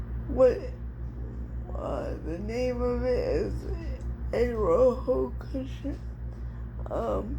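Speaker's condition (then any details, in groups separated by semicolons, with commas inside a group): Cerebral palsy; speech somewhat affected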